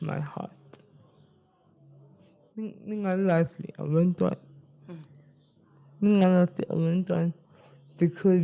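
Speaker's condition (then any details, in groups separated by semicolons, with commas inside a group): Spastic cerebral palsy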